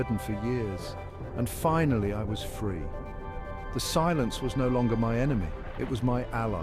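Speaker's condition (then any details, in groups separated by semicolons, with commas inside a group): No condition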